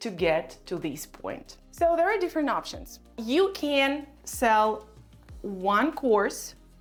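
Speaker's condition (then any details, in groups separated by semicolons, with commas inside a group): No condition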